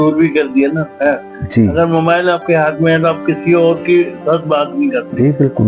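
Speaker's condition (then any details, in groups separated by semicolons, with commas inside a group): Cerebral palsy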